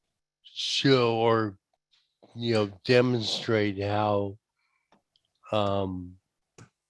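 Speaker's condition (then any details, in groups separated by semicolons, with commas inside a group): ALS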